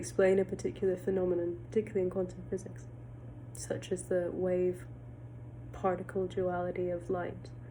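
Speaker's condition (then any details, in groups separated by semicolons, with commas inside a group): No condition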